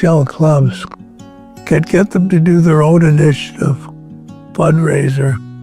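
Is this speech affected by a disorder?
Yes: ALS; onset with twitching, three years to confirm.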